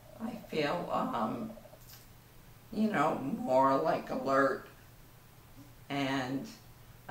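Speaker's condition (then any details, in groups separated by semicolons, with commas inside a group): Ataxia; affects speech, gait, coordination, balance; medications no benefit, NBE therapy two years, shaking stopped; slurred speech, feels easier but possibly worsening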